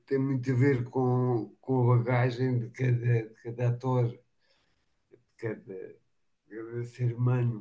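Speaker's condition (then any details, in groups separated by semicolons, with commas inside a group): Machado-Joseph disease (sca3)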